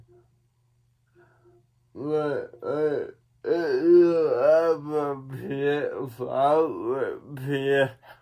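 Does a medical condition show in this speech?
Yes: cerebral palsy; atypical speech.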